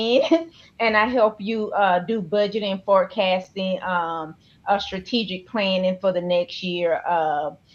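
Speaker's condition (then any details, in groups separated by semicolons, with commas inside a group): No condition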